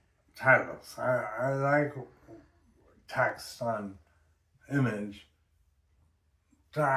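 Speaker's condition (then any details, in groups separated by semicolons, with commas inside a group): Brain injury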